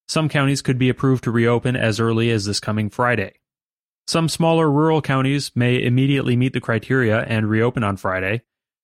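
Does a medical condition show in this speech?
No.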